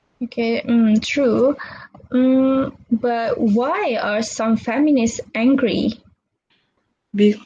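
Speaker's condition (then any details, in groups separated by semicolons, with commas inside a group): No condition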